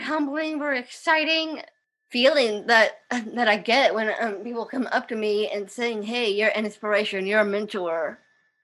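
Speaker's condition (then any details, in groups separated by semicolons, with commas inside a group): Down syndrome; developmental disability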